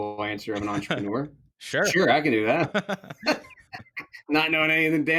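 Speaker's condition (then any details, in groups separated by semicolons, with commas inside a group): No condition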